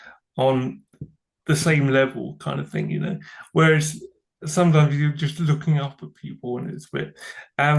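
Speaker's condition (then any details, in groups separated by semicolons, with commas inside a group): Cerebral palsy; from birth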